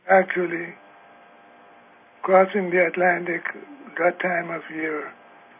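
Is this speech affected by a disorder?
Yes: Parkinson's; severe Parkinson's, age 82, weak airflow, cannot sustain saxophone, flute or clarinet for whole gig; tired, exhausted, taken off air, wife Annie answers for him; choppy, strain audible in voice, stressful to speak, may have difficulty speaking.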